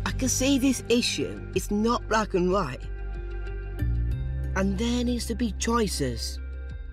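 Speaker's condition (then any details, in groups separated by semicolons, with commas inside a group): Down syndrome; extra chromosome, present from birth, recognized at birth before cord was cut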